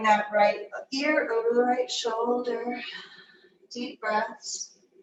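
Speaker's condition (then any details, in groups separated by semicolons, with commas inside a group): No condition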